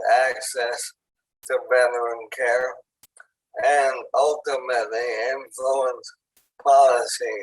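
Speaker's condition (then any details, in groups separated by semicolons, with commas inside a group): ALS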